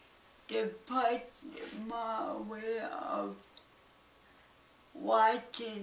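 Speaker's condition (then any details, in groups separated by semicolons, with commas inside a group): Cerebral palsy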